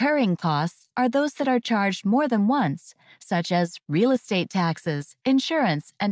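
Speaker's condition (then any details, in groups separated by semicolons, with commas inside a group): No condition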